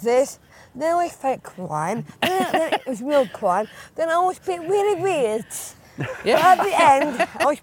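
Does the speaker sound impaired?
Yes: Down syndrome; Down syndrome from birth, early prognosis of possibly never walking, talking or living independently.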